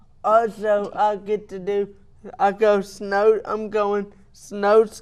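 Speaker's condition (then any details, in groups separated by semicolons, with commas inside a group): Cerebral palsy; caused by accident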